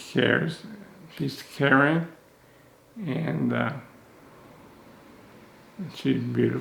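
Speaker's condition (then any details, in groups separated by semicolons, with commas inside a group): Chronic progressive multiple sclerosis; chronic progressive form, onset as one-sided paralysis, recovered; about 46 years since diagnosis, progressed over years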